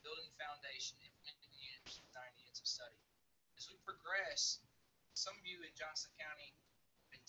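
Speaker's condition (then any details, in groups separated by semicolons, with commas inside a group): No condition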